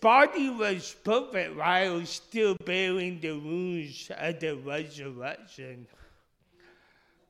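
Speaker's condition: Speech impediment; initially misdiagnosed

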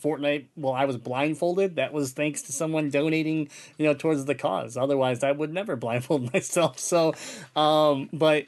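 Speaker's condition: Cleft palate; congenital cleft palate

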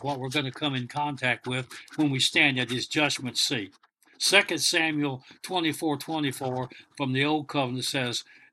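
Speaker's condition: No condition

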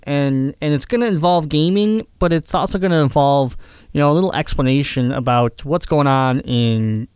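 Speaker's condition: Cleft palate; grew up in hospitals

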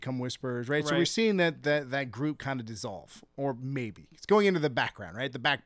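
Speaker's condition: No condition

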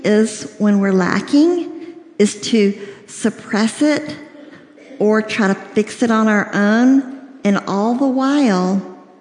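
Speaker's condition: Cleft lip and palate, severe

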